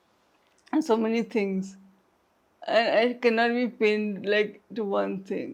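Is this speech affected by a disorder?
Yes: traumatic brain injury.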